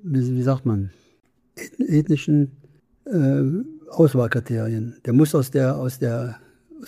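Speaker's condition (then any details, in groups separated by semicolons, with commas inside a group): Parkinson's disease; deep brain stimulation: two brainstem electrodes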